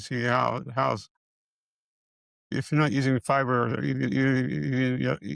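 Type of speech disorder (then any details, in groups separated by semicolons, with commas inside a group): Dysarthria; multiple system atrophy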